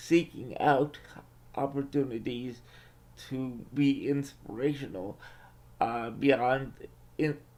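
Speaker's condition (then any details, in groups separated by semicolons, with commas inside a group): Cerebral palsy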